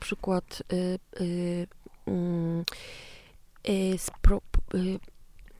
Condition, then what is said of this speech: Aphasia. Okazuje, że im więcej chodzę, tym lepiej A, mówię